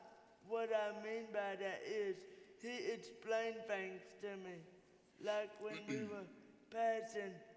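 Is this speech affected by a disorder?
Yes: cerebral palsy; from birth, uses wheelchair.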